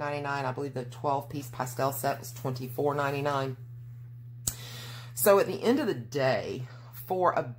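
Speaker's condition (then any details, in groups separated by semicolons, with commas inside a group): No condition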